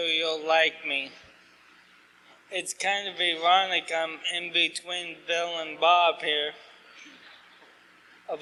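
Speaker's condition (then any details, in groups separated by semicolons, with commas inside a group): ALS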